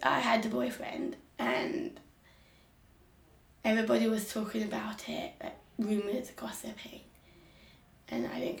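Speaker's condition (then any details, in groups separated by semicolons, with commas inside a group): Down syndrome; Down syndrome since birth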